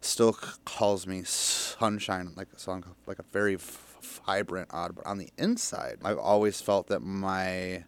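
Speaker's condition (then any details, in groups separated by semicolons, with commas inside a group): Stutter; stutter since young childhood, speech help stopped around age 11 or 12, therapy, 12-step programs, now sober; stutters on f of furniture mover, no stutter when drunk, cares less when feeling safe; repeated sounds, prolonged sounds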